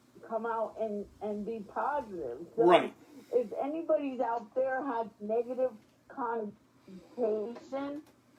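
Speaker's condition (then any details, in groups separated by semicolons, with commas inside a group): Spastic quadriplegic cerebral palsy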